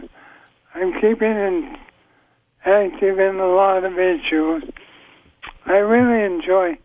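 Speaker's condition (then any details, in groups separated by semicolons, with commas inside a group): ALS; voice getting softer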